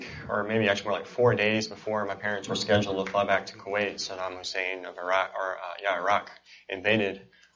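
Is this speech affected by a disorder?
Yes: cleft palate and cleft lip; congenital cleft palate and cleft lip, present from birth in Kuwait.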